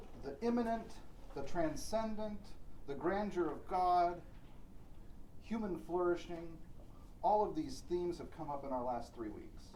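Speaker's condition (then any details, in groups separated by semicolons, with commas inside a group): No condition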